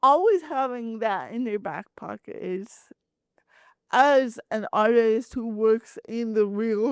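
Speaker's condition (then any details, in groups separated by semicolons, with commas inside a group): Cerebral palsy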